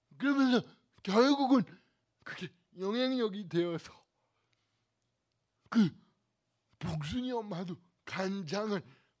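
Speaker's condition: Cerebral palsy; worsening

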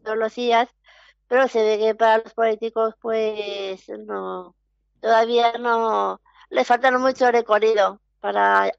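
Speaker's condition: Down syndrome; interviewed by telephone

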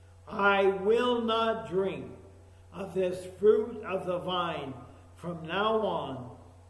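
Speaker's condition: ALS; affects speaking

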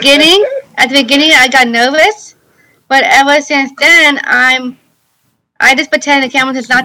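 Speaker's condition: Down syndrome; congenital

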